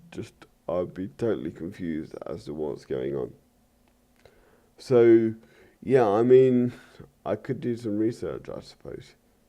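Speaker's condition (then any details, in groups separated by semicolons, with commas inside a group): Cerebral palsy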